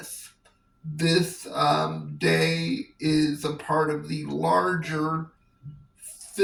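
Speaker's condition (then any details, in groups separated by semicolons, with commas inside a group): Cerebral palsy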